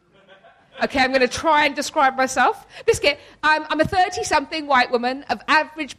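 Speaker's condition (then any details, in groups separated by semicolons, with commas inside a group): Tourette's syndrome; neurological, involuntary movements and noises, daily seizure-like tic episodes, support worker helps during episodes; frequent vocal tics throughout talk, sausage, hedgehog, obscene phrases; involuntary vocal tics of repeated words and obscenities, episodes of complete loss of speech control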